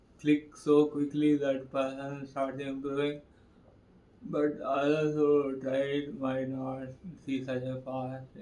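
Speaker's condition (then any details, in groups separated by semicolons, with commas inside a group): Parkinson's; left side rigidity; speech deteriorating, chewing difficult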